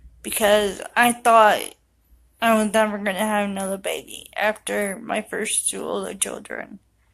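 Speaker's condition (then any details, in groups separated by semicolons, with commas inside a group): Cerebral palsy; affects walking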